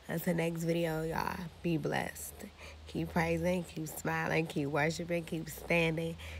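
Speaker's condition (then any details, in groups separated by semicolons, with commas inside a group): Cerebral palsy, spastic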